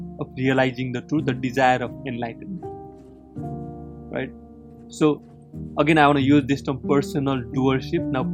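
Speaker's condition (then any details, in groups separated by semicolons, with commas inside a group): No condition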